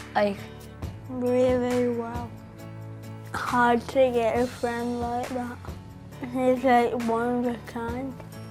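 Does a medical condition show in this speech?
Yes: cerebral palsy; affects walking and talking.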